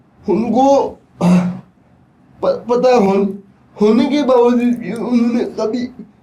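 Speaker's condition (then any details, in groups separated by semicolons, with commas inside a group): Cerebral palsy; lifelong, affects movement and posture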